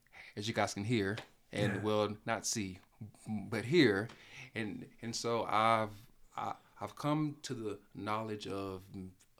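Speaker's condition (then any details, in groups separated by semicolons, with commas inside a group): Stuttering; only stutterer on either mother's or father's side of family; still stutters; stutters when talking, speech problem audible, cannot be hidden when speaking; repeated sounds, repeated words, prolonged sounds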